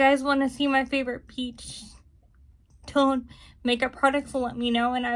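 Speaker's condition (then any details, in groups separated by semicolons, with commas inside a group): Cerebral palsy, spastic; from birth, corpus callosum involved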